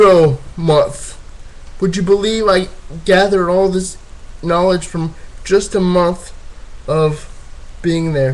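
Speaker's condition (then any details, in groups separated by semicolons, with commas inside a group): Cerebral palsy, spastic diplegia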